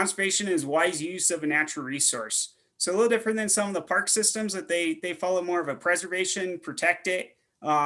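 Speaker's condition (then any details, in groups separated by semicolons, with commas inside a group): No condition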